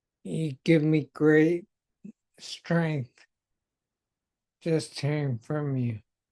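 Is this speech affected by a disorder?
Yes: multiple sclerosis.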